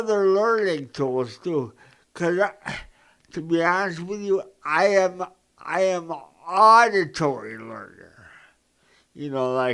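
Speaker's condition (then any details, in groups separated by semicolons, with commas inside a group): Cerebral palsy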